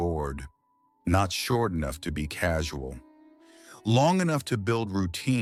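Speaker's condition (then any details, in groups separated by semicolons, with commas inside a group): No condition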